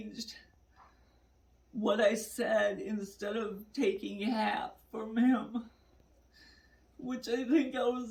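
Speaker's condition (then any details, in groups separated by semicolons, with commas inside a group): Multiple sclerosis; diagnosed at age 21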